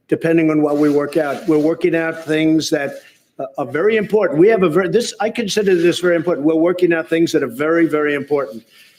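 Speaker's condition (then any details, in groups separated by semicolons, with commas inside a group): No condition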